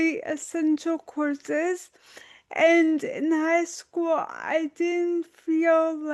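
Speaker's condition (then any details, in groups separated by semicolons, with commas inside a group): Dystonia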